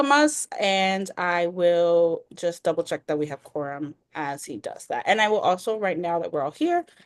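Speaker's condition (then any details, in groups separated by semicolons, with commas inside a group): No condition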